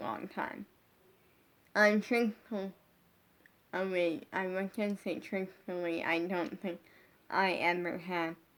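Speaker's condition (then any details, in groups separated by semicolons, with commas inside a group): Brain injury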